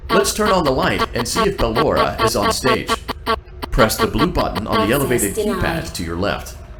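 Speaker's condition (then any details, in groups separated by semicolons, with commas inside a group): No condition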